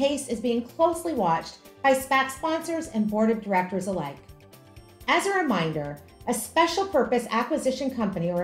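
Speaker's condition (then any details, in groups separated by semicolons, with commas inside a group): No condition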